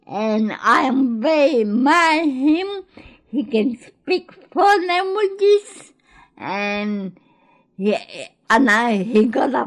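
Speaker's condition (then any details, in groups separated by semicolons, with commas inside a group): Cerebral palsy; cerebral palsy since birth, born in Greece; speech problems when young, began talking after attending Gruella school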